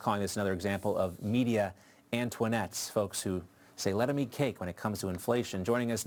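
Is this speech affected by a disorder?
No.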